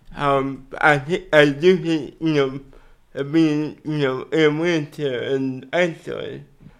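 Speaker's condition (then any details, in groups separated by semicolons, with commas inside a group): Cerebral palsy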